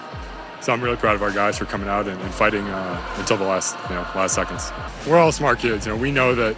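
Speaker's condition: No condition

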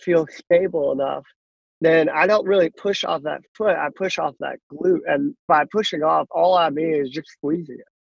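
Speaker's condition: Cleft lip and palate; congenital cleft lip and palate, possibly radiation-related, hole in mouth, could not eat, 23 surgeries, born with one arm

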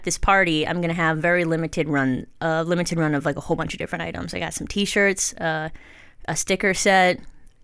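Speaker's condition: No condition

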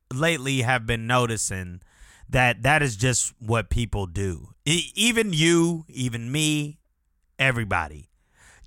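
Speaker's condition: No condition

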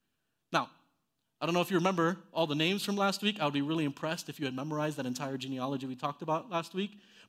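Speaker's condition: No condition

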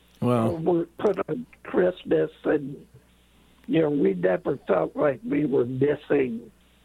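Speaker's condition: Late-onset Pompe disease; infusion treatment

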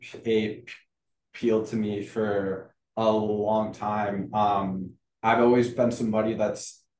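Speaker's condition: Stuttering; stuttering since childhood; varies by situation, more fluent when confident, healthy and feeling good; repeated sounds, prolonged sounds, blocks

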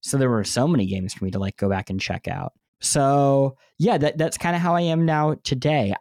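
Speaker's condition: Cleft lip and palate; congenital cleft lip and palate, surgeries most summers of childhood, bandaged, 2-3 months recovery each

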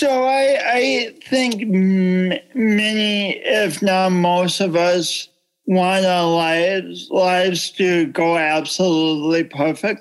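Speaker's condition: Cerebral palsy; speech therapy

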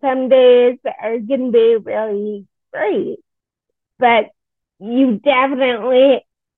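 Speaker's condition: Friedreich's ataxia; rare genetic progressive neuromuscular disease, wheelchair user

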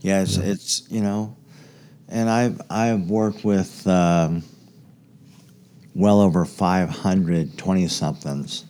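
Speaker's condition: Cleft palate; congenital, very severe

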